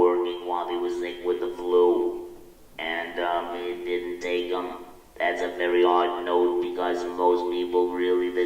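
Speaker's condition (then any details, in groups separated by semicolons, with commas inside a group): Laryngectomy; voice tires easily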